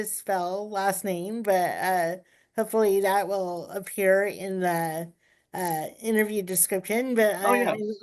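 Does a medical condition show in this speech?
Yes: cerebral palsy; uses power wheelchair.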